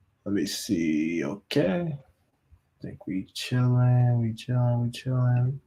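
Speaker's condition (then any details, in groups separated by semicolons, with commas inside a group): No condition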